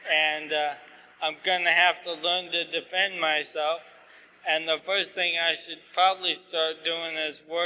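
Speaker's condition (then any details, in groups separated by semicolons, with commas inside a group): ALS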